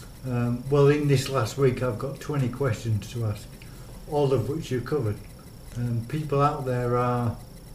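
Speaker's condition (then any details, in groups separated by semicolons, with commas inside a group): Motor neurone disease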